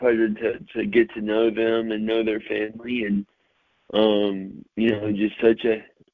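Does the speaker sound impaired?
Yes: cerebral palsy; mild cerebral palsy, diagnosed at age three.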